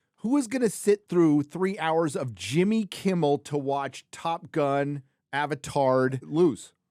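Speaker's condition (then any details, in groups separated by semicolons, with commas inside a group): No condition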